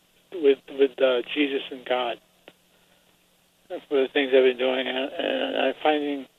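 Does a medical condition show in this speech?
Yes: Parkinson's; gave up driving license; hard to talk, speech hard for listener to understand.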